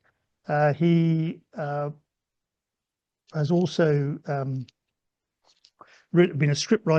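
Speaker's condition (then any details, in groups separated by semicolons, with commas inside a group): No condition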